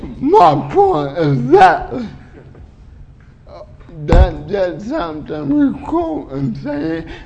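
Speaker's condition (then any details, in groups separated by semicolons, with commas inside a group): Cerebral palsy; 15 minutes without breathing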